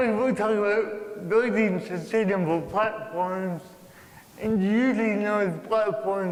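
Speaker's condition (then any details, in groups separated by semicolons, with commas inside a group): Cerebral palsy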